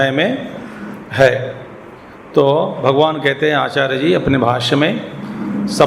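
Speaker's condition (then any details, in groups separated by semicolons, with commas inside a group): No condition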